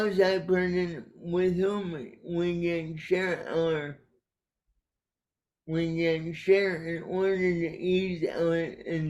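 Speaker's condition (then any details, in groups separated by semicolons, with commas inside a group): Cerebral palsy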